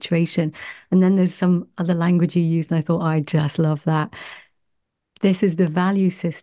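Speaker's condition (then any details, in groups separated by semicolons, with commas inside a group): No condition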